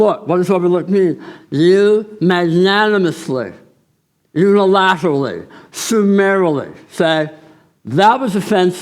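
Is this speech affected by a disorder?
Yes: tongue cancer surgery.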